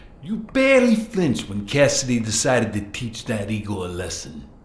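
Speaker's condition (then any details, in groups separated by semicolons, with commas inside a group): No condition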